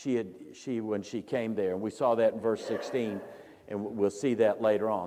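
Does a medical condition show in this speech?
No.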